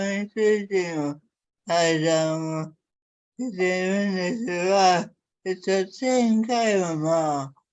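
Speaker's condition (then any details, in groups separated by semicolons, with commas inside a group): Cerebral palsy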